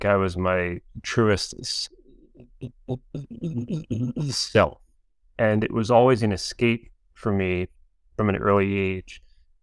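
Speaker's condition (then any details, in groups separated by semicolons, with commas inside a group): Stuttering; since childhood, persistent, not intermittent; adult; notably disfluent, reading aloud very hard, stutters even alone when reading aloud; repeated sounds, blocks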